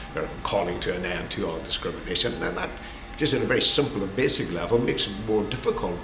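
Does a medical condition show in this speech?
No.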